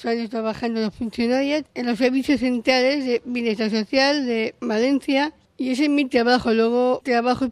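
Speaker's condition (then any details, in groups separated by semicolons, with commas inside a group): Down syndrome; genetic disorder, aged 35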